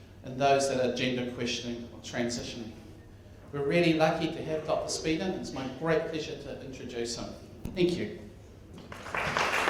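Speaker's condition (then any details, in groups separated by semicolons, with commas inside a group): No condition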